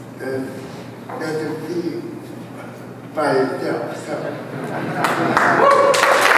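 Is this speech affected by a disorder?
Yes: cerebral palsy, spastic quadriplegia.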